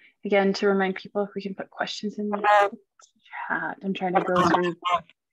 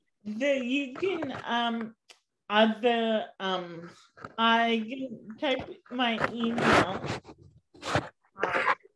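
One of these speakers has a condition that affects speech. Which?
The second: cerebral palsy; since birth, walks with walker.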